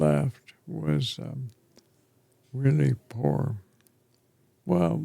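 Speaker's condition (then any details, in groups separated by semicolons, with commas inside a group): ALS; affects chest and throat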